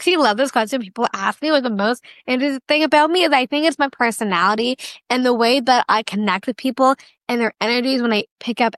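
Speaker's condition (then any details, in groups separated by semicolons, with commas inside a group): Down syndrome; duplicate of the 21st chromosome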